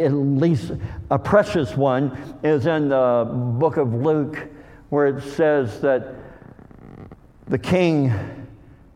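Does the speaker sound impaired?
Yes: cleft lip and palate; called hair lip; speech hard for others to understand in youth.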